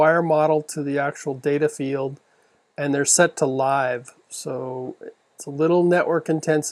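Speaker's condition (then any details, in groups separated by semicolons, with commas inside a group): No condition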